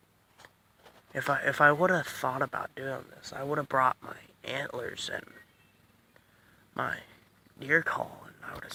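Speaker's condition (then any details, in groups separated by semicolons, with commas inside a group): No condition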